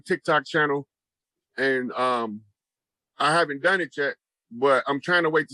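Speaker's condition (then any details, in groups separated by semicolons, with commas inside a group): No condition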